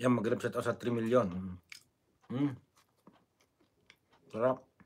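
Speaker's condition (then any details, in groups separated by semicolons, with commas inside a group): No condition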